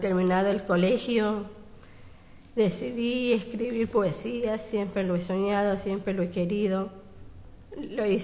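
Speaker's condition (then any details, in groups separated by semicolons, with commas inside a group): Down syndrome; stimulated by mother for many years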